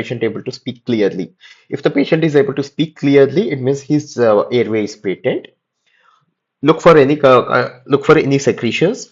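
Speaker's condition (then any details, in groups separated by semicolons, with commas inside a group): No condition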